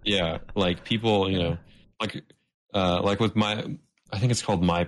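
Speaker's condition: No condition

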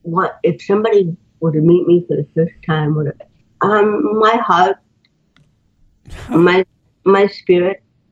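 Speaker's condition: Cerebral palsy; spinal cord and neck surgery

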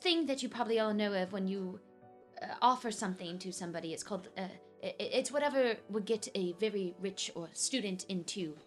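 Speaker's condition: No condition

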